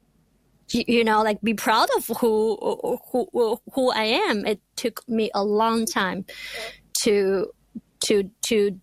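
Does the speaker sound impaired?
Yes: stuttering; stutter since childhood, concealed about 30 years, later speech therapy with dr. Merson, stuttering support groups; still stutters after speech therapy, open about stuttering; once two-minute total block and silence in grad presentation, could not get one word out; here repeated sounds, repeated words, prolonged sounds.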